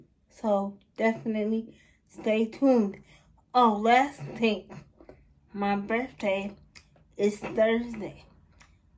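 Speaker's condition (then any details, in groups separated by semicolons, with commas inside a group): Cerebral palsy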